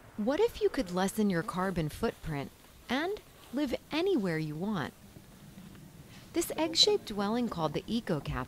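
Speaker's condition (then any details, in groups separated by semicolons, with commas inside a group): No condition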